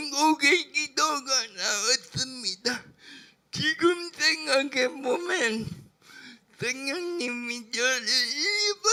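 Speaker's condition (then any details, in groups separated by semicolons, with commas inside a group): Brain lesion disability grade 1, severe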